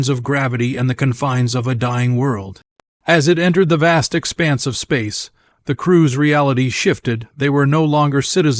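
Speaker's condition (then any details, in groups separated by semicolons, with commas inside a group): No condition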